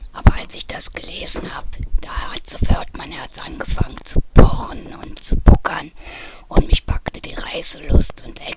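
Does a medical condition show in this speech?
Yes: voice disorder after laryngeal cancer, radiation scarring of vocal folds; laryngeal cancer treated with radiation and chemotherapy, vocal cord scarring from radiation, swallowing disorder; ongoing vocal cord impairment, swallowing problems, eating with workarounds, mostly fed via feeding tube; voice somewhat quieter, audibly affected, recording volume turned up high.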